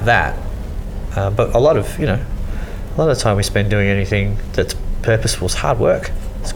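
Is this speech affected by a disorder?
Yes: cleft lip and palate; repeated hospital stays and surgeries as a baby.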